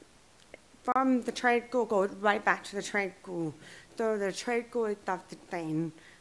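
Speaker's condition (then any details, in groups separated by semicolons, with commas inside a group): Deaf and hard of hearing; since childhood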